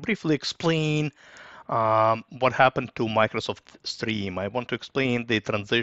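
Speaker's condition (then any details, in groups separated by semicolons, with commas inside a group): No condition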